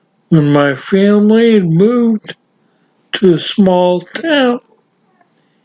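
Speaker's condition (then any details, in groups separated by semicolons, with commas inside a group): Severe traumatic brain injury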